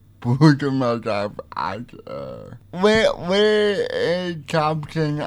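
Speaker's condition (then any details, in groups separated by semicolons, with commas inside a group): Cerebral palsy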